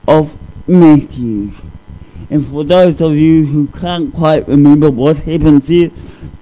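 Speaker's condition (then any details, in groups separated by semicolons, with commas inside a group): Cerebral palsy; discovered at age 2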